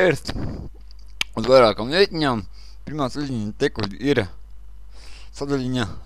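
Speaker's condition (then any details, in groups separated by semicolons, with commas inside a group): Cerebral palsy; since birth; speech not very clear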